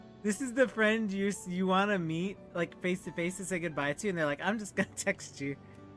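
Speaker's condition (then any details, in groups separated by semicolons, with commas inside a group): No condition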